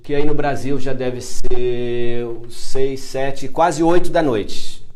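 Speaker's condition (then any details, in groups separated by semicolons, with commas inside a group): No condition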